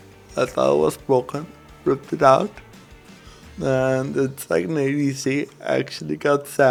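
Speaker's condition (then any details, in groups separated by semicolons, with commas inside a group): Cerebral palsy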